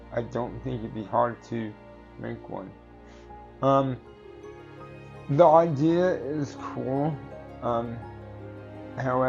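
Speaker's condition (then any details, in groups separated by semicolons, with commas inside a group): Cerebral palsy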